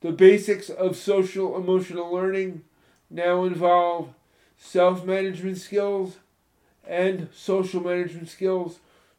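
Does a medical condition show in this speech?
Yes: spastic cerebral palsy, moderate; from spinal meningitis, born two months premature, present from birth, stiff tight involuntary muscles, mainly legs.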